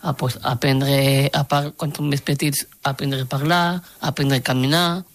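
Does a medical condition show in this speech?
Yes: Down syndrome; genetic cause, three copies of chromosome 21 instead of two, intellectual disability.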